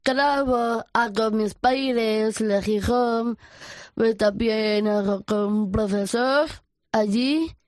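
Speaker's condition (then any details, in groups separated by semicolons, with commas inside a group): Down syndrome; congenital, extra copy of chromosome 21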